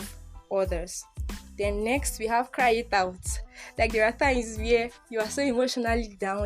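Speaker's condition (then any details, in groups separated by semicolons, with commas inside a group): No condition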